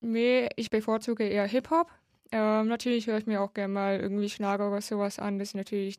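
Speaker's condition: Hard of hearing since birth, congenital, cochlear implant, severe; loss over 55 decibels

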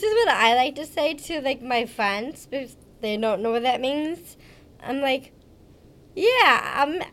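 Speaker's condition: Down syndrome; age 31

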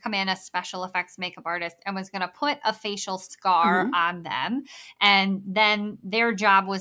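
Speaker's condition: Bilateral cleft lip and palate; congenital

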